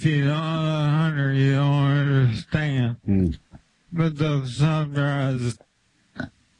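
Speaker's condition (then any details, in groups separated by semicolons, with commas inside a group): ALS; limb onset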